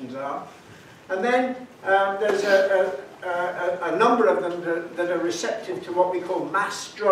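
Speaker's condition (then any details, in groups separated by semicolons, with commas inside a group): No condition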